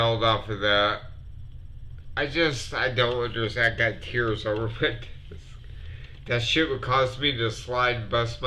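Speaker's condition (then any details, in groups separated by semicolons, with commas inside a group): Multiple sclerosis; sometimes hard to breathe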